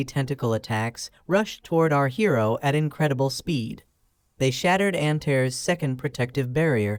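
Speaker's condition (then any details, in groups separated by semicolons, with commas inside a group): No condition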